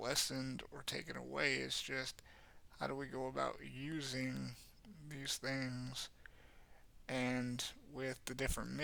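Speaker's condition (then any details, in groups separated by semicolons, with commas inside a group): Cerebral palsy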